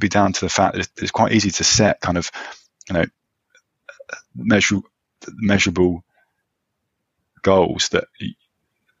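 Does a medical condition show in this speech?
Yes: stammering; past group therapy sessions gave temporary easier speech then relapse, past voluntary stammering practice; works on acceptance rather than fluency, discloses stammer openly, e.g. at interview start; speech blocks, gets stuck, amount of stammering varies between conversations; here repeated sounds.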